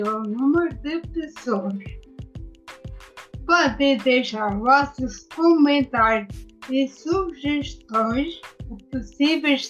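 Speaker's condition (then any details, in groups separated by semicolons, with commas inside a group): Ataxia after brain injury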